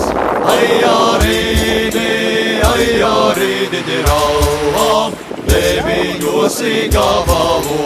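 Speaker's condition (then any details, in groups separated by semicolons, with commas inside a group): No condition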